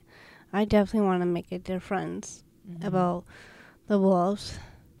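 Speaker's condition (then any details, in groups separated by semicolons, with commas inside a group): Down syndrome; present since birth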